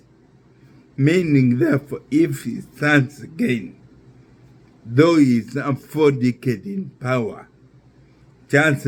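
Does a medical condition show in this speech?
Yes: neurological disease.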